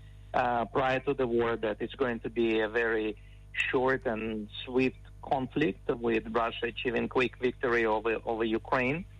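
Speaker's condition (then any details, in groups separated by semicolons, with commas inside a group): No condition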